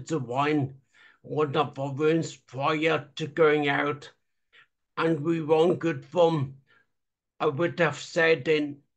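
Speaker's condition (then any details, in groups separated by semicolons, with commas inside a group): Traumatic brain injury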